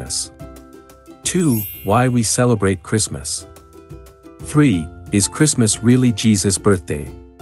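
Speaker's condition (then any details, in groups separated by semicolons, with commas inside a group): No condition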